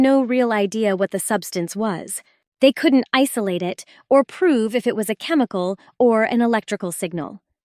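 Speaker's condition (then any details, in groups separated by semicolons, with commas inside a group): No condition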